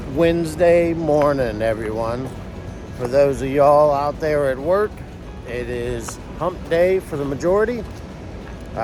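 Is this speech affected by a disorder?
No.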